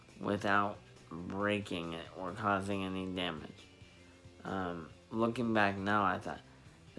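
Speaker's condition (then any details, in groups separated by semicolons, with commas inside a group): Spastic diplegia cerebral palsy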